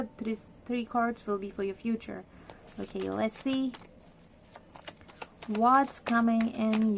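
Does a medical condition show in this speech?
No.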